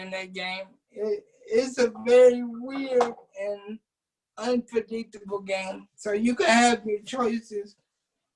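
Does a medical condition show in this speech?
Yes: cerebral palsy.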